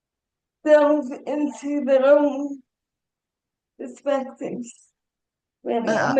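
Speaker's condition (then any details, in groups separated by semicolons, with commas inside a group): Cerebral palsy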